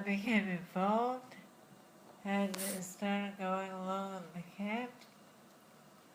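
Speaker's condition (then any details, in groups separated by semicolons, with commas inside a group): Friedreich's ataxia; diagnosed in childhood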